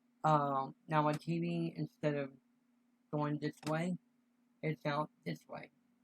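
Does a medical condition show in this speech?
Yes: cerebral palsy; voice sound affected.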